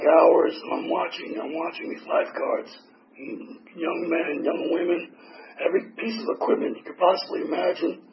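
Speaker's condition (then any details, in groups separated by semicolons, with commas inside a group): Tracheotomy; tracheotomy for 4 years, 8 surgeries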